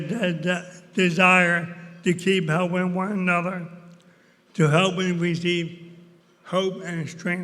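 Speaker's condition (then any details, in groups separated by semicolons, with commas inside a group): ALS; diagnosed about 17 years ago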